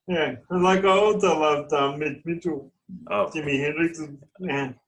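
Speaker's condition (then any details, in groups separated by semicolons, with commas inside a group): Cerebral palsy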